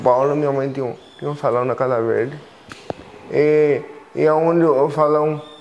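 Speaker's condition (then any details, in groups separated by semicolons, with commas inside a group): Cerebral palsy; from extreme premature birth, physical disability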